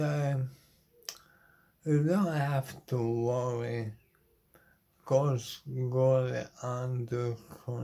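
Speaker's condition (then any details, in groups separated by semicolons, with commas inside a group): Motor neuron disease; terminal; body failing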